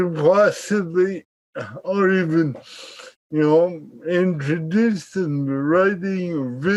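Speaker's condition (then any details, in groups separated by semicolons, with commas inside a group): Cerebral palsy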